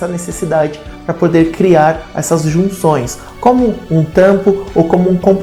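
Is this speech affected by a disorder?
No.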